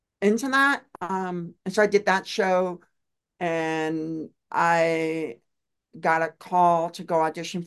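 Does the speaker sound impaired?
Yes: deaf; sign language user.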